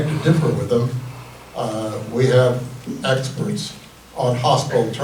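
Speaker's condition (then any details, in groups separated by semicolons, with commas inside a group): No condition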